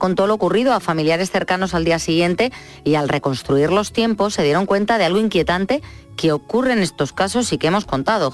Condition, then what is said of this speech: None; typical speech.